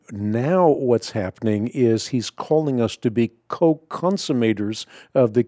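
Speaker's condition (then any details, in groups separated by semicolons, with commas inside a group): No condition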